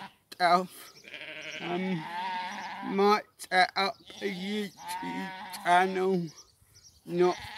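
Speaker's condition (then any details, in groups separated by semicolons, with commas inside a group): Cerebral palsy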